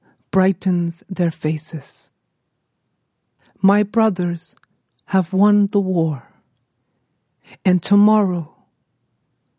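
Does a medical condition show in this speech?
No.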